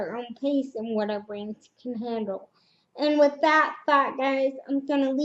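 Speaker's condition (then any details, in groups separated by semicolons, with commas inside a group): Cerebral palsy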